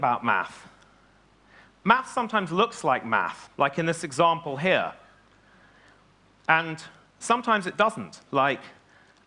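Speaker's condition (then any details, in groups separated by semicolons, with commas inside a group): No condition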